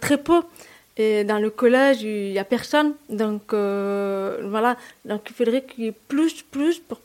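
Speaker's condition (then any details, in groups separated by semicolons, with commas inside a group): Hard of hearing; uses sign language (LSF) for communication, would need an interpreter; did not fully understand the discussion, says LSF interpreters needed for information access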